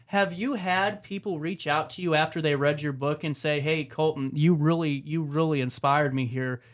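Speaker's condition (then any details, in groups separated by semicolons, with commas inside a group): No condition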